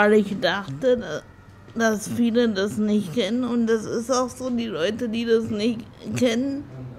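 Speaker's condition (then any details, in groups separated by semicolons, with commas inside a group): Spastic tetraparesis; birth injury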